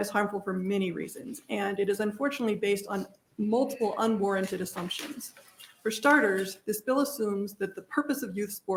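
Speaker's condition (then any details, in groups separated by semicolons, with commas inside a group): No condition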